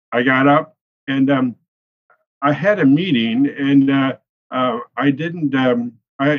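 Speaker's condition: Expressive aphasia after strokes; trouble getting intended words out, reading unaffected

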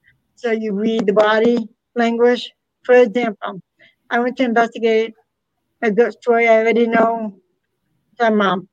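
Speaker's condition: Hard of hearing, cochlear implant; does very well with implant

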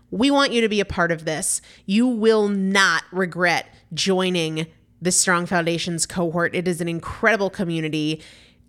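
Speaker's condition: No condition

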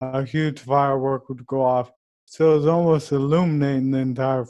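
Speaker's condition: ALS

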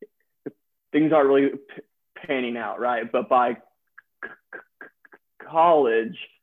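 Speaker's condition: Stuttering; stuttering since around age five, group therapy at school, private therapist in Birmingham, therapy five to 18; still stutters; repeated sounds, blocks

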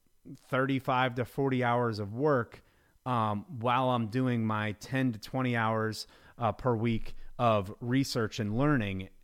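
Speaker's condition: No condition

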